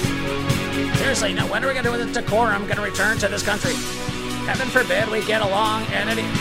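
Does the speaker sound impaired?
No.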